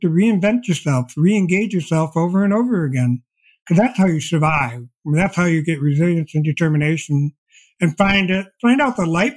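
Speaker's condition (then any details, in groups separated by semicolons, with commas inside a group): Deafblindness; progressive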